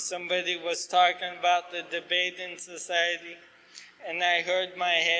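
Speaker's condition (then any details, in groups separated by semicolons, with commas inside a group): ALS; asked to talk slower, clearer, losing voice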